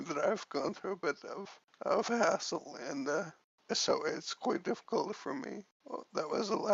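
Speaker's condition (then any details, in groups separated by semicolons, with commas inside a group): Cerebellar ataxia from brain tumour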